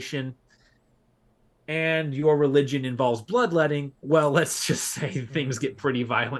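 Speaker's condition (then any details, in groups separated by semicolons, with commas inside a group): No condition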